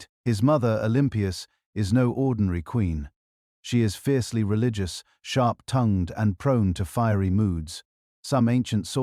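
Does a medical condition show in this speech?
No.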